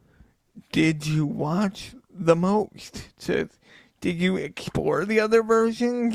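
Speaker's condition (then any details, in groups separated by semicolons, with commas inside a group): Cerebral palsy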